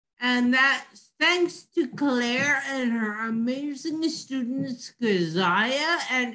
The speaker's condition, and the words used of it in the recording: Dysarthria. Terms of my speech, like I said, I'm dysarthric, but I'm so much better than I used to be.